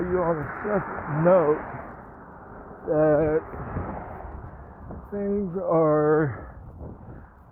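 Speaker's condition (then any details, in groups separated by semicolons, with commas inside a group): Parkinson's; speech impediment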